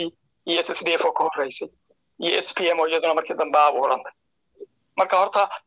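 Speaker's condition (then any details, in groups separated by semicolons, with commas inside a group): No condition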